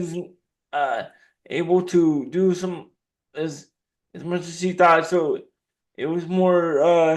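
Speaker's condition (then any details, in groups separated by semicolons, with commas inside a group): Cerebral palsy; dexterity issue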